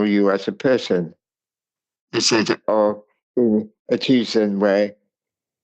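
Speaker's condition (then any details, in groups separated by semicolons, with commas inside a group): Cerebral palsy; wheelchair since late twenties; attended school for speech impairments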